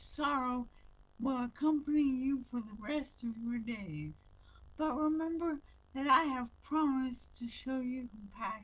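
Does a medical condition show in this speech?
Yes: brain injury.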